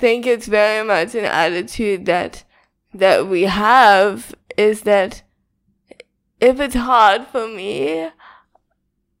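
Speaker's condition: Cerebral palsy, spastic quadriplegic

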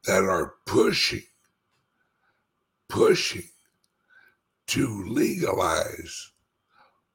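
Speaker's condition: Speech impediment; says barely able to talk

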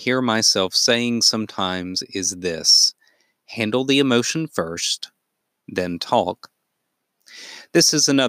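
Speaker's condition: No condition

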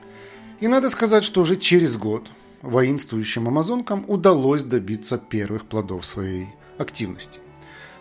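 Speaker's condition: No condition

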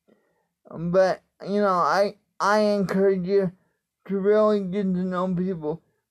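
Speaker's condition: Cerebral palsy; spastic quadriplegic, born 10 weeks premature

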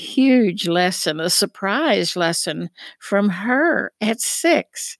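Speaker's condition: No condition

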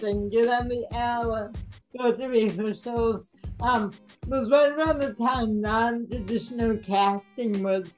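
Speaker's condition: Cerebral palsy; mildly affects speaking and gait

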